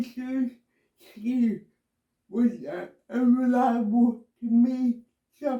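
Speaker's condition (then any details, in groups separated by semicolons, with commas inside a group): Cerebral palsy, myasthenia gravis; no hand function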